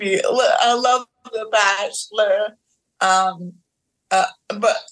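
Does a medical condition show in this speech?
Yes: cerebral palsy; physical disability.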